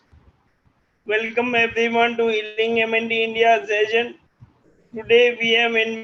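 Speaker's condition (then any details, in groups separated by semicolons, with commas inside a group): Motor neurone disease; voice strong and loud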